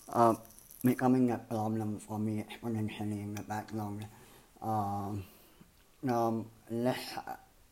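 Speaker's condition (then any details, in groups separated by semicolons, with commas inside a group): Cleft palate and lip; developed a very different way of speaking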